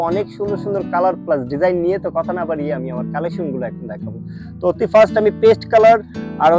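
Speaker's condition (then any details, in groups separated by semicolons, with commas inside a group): No condition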